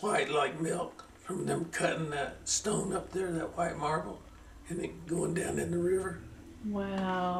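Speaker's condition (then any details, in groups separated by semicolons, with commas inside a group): Parkinson's; slowing down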